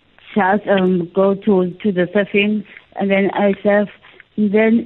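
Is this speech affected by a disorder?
Yes: cerebral palsy; from birth, affects movement and speech; listeners sometimes do not understand, speaks slowly, checks listeners hear clearly.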